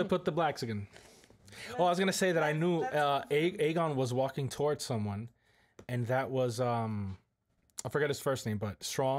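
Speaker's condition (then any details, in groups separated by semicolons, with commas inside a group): No condition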